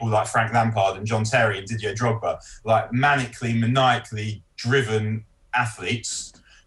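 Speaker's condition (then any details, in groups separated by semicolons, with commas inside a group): No condition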